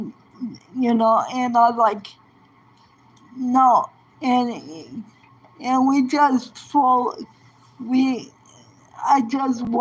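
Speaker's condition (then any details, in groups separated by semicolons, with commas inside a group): Cerebral palsy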